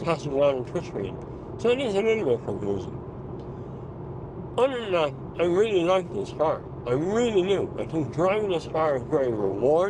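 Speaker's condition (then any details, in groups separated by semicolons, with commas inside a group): Mouth cancer; speech changed by cancer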